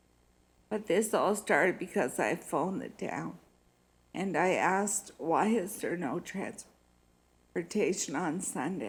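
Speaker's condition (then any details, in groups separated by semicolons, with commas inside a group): Multiple sclerosis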